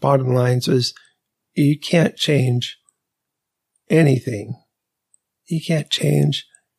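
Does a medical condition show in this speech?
Yes: ALS; weakness and fasciculations at onset, symptoms began about eleven months earlier, power chair, ramps, lifts.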